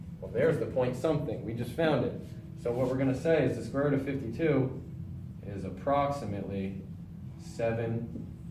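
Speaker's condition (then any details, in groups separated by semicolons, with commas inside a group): No condition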